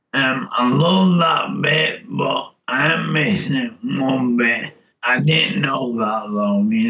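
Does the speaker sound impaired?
Yes: motor neurone disease; speech change noticeable by time of diagnosis, frailer with weight loss then; cannot speak well.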